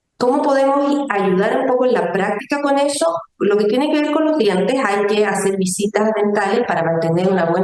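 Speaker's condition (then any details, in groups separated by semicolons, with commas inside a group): No condition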